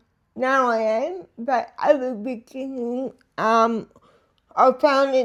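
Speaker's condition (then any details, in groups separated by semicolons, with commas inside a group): Disability affecting speech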